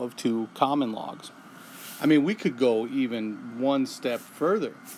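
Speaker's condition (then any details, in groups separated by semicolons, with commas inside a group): No condition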